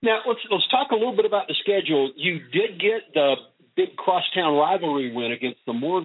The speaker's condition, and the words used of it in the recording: No condition.